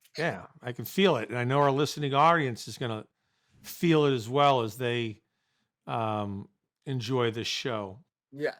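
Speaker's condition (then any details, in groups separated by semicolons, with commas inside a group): No condition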